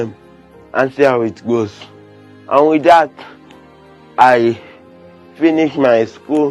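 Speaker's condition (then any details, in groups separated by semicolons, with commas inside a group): Cerebral palsy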